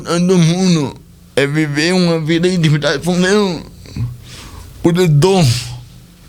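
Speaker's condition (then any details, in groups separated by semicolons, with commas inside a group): Cerebral palsy; speech not normal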